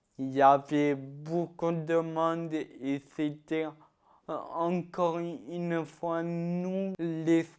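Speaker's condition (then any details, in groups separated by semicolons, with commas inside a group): Ataxia-telangiectasia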